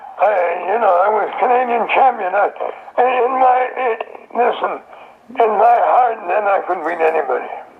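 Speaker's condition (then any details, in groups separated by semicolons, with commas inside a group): Throat cancer; survivor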